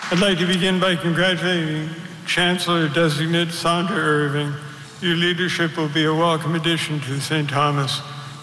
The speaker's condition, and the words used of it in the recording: Parkinson's disease. I'll do my best to shout out my speech.